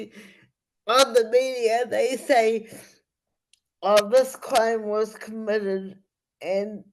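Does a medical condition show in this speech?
Yes: spastic cerebral palsy.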